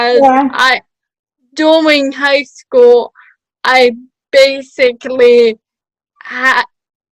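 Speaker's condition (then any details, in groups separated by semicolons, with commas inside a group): Cerebral palsy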